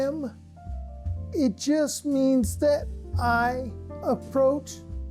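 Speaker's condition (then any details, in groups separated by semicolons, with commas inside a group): Cerebral palsy; since birth; anti-spasm medication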